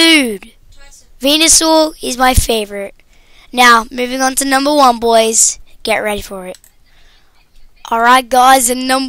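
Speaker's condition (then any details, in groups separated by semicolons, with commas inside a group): No condition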